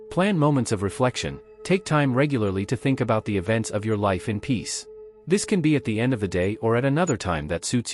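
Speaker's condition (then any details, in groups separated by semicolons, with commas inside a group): No condition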